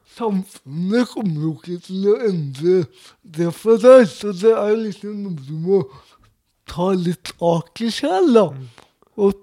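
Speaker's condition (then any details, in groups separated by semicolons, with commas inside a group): Cerebral palsy; speech difficulties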